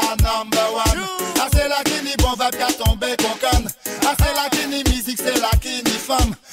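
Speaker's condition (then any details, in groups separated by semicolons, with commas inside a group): No condition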